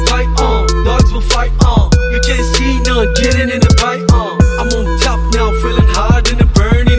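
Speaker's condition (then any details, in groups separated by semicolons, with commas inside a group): No condition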